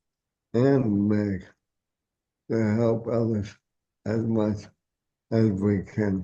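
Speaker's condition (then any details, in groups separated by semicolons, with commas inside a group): ALS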